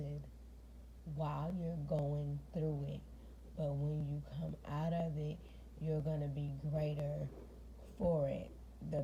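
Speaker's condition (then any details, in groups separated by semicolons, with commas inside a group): Cerebral palsy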